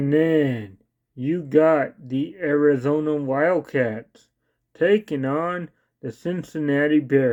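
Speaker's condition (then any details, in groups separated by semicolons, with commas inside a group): Cerebral palsy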